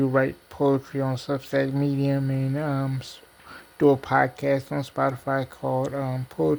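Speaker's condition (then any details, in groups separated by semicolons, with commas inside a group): Cerebral palsy; diplegia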